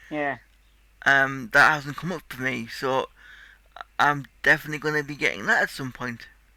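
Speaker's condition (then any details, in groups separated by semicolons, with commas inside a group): Cerebral palsy; tight muscles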